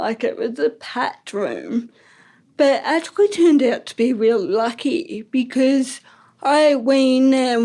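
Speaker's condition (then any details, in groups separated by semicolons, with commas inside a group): Ataxic cerebral palsy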